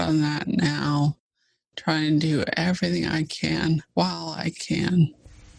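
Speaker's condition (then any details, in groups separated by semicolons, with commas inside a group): ALS (Lou Gehrig's disease)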